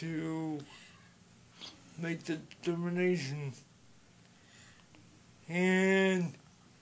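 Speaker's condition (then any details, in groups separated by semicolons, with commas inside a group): Speech impediment; sometimes hard for others to understand, masked poll worker behind plexiglass could not understand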